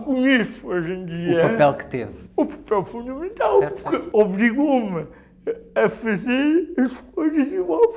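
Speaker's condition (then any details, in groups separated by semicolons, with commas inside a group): Cerebral palsy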